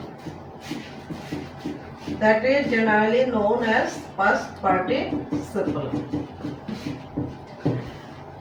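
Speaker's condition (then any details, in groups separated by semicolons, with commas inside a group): No condition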